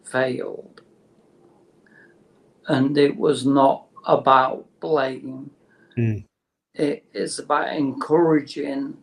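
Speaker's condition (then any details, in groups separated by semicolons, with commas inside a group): Motor neurone disease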